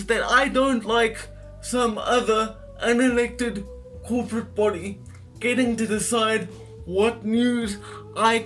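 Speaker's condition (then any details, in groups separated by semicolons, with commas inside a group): Quadriplegic cerebral palsy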